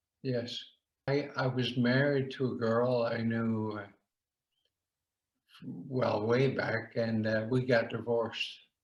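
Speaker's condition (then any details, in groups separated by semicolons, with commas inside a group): Multiple sclerosis; about 30 years, possibly progressive, type unconfirmed; slurred speech first symptom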